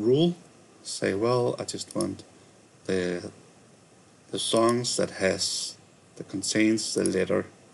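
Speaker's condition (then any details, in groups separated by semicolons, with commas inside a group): No condition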